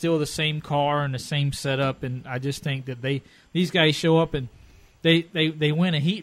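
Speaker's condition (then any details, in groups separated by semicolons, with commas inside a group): No condition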